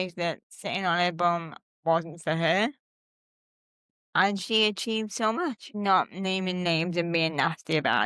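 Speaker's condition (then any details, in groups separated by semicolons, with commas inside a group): Cerebral palsy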